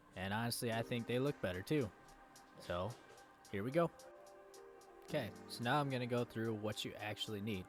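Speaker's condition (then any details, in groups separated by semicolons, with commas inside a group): No condition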